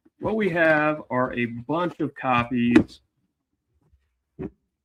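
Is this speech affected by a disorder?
No.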